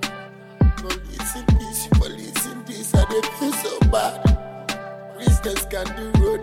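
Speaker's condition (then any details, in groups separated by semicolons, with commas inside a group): No condition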